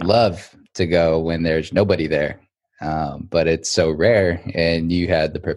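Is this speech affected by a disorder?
No.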